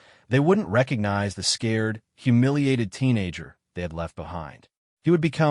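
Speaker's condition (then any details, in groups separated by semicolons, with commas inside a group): No condition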